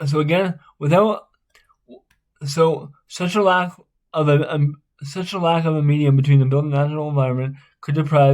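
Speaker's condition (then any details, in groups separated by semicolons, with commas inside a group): Spastic cerebral palsy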